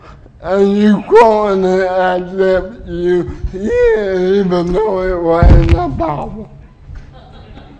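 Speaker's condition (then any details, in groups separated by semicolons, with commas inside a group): Cerebral palsy; uses wheelchair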